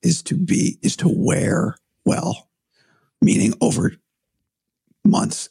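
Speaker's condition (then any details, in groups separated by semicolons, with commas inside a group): Vocal cord surgery; voice compromised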